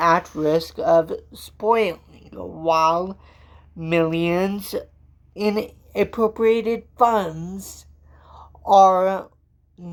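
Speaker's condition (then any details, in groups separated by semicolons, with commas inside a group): Cerebral palsy; from birth, walks with walker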